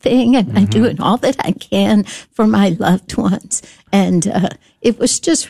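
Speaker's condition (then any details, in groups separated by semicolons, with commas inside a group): Spasmodic dysphonia; brain condition, muscles miscoordinate, care at UT Health Science Center, speech therapists; uses speech therapy techniques, careful breathing to project voice; voice problem, speech gets out of whack, still able to speak if careful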